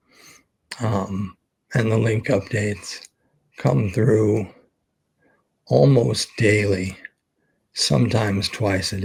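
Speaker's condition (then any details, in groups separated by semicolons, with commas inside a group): ALS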